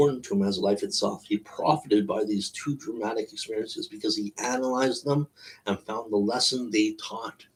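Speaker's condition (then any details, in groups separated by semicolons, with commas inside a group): No condition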